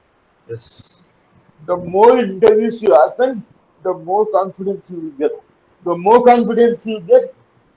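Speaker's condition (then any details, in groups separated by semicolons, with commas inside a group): Cerebral palsy; uses wheelchair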